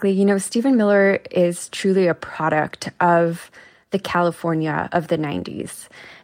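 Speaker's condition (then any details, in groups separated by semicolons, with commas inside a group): No condition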